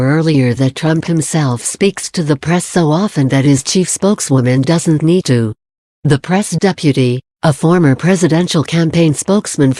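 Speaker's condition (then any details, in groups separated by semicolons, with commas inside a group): No condition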